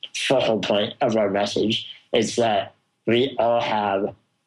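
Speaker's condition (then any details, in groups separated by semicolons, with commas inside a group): Spinal muscular atrophy; congenital progressive wasting, never walked, crawled or sat unassisted, wheelchair from age 2, little limb control; progressive weakness affecting every muscle including legs, arms, jaw and tongue; jaw and tongue weakness affects speech, sounds mumbly, sometimes difficult to understand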